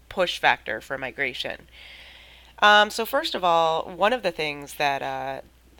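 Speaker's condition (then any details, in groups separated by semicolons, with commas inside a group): No condition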